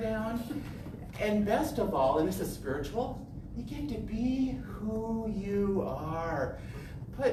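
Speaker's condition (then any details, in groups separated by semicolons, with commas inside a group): No condition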